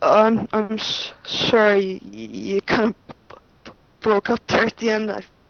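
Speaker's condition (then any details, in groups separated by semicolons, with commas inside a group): Stuttering; familial stuttering, oldest and youngest maternal uncles stutter, possibly a great uncle, very little therapy around age six; stutter noticeable to listeners, self-revealing; repeated sounds, prolonged sounds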